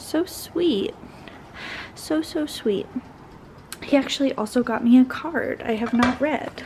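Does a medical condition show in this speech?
No.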